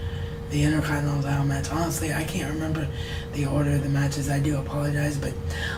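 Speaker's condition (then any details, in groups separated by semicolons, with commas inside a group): Cerebral palsy; wheelchair bound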